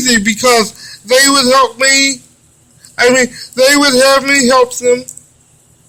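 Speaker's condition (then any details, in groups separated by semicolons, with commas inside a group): Cerebral palsy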